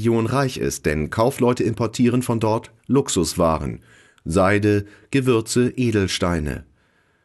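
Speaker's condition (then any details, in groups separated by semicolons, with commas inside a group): No condition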